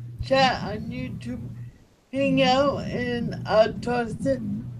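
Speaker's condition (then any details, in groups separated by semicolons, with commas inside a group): Cerebral palsy; able to speak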